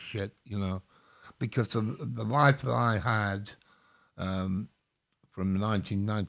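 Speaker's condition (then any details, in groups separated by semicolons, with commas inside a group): Stroke; mini stroke since last podcast visit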